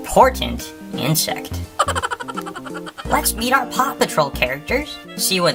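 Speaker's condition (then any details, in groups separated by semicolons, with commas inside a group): No condition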